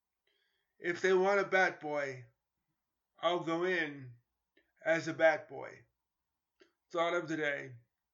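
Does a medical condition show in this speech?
Yes: cerebral palsy; later crutches.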